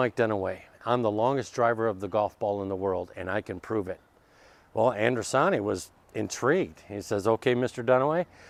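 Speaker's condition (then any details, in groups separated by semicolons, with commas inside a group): No condition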